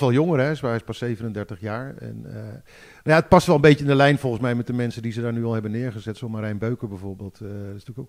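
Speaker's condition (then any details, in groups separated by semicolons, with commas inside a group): No condition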